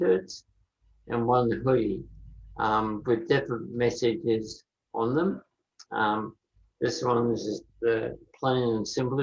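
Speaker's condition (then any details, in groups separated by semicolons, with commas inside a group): Motor neurone disease; about nine months since diagnosis, slow progression, still walking; voice change early symptom, voice worsening daily, learning text-to-speech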